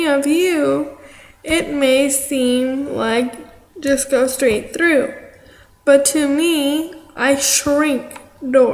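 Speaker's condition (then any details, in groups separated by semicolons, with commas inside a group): Cerebral palsy; affects arm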